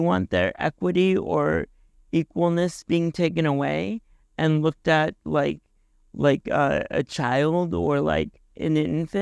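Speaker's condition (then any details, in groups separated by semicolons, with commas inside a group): Cerebral palsy; altered speaking timing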